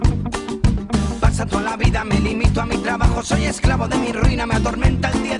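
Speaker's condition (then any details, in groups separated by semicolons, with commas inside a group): No condition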